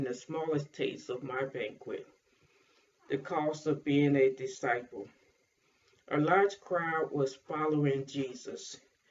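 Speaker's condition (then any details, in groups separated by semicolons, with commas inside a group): No condition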